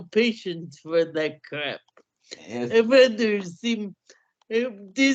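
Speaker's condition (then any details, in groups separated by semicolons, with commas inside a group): Cerebral palsy; hamstring treatment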